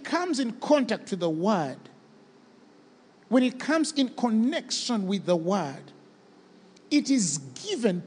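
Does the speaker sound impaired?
No.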